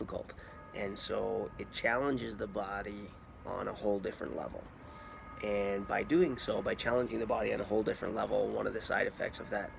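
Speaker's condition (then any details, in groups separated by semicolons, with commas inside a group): No condition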